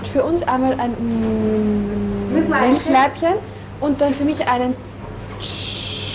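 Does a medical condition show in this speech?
Yes: stuttering; since childhood, worst in puberty with blocks on every second word, twin brother also stutters, speech therapy techniques; much milder than in puberty, varies with daily form, consciously uses learned techniques, tiring; blocks with whole-body tension, automatic repetition before hard words, stronger in English than German; here prolonged sounds, blocks.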